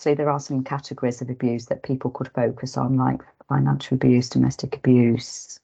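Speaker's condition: No condition

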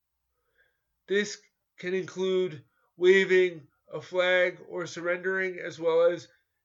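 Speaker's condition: Cerebral palsy; cerebral palsy since childhood

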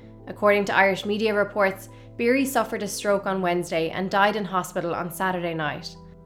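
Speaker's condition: No condition

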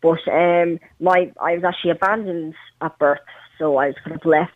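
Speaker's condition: Cleft palate; congenital

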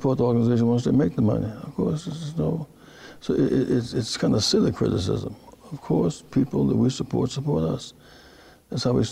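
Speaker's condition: Parkinson's disease; first noticed through falls while walking, diagnosed by specialist, severe difficulty rising from chair, ignored about a year; speech therapy

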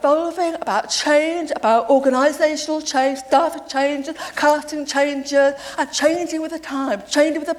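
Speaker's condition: Deafness; deaf since age seven

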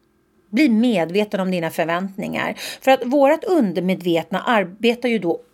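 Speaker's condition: No condition

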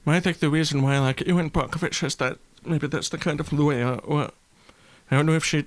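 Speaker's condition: Deafness; brown cochlear implant on side of head

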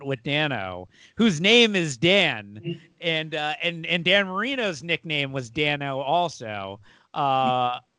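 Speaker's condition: No condition

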